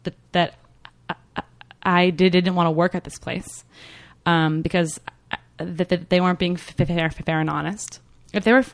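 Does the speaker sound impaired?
Yes: stuttering; had stuttering therapy; openly discloses stuttering in job interviews; sometimes fluent when disclosing, slows down to explain stuttering to listeners; here repeated sounds, prolonged sounds.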